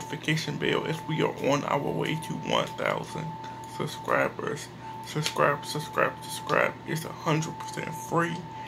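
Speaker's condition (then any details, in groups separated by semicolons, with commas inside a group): Cerebral palsy; speech is not the best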